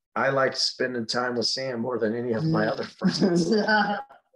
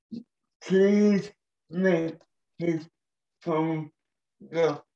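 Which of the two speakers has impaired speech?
The second: cerebral palsy; wheelchair user; severe.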